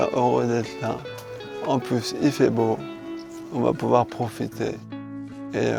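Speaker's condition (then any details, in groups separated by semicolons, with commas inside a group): Charcot disease (ALS)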